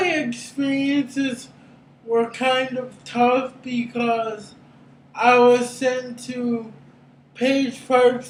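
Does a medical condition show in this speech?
Yes: cerebral palsy; brain injury.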